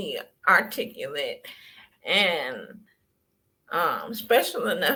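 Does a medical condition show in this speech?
Yes: cerebral palsy.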